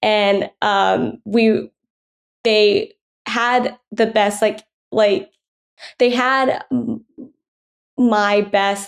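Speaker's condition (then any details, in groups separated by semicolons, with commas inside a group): Stuttering; present since at least college; stutter could be edited out of on-air recordings, early doubts about speaking roles; repeated sounds, repeated words, prolonged sounds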